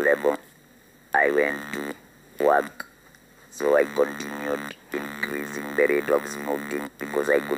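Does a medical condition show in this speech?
Yes: larynx cancer, laryngectomy, through a speech-generating device; smoking-related, laryngectomy removed voice, uses electrolarynx; found very early, radiotherapy then surgery; hoarse before surgery, no voice without electrolarynx.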